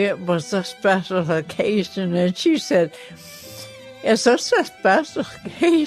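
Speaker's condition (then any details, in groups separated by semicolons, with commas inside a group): Ataxia; speaking problems for last couple of years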